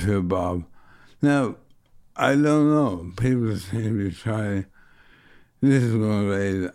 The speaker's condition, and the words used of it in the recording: ALS (motor neuron disease). It's easy to understand everything that you're saying.